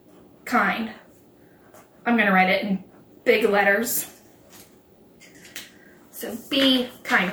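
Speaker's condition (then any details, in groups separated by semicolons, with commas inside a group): No condition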